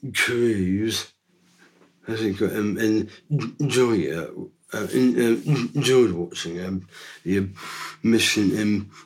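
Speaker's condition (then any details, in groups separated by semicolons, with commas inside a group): Down syndrome; from birth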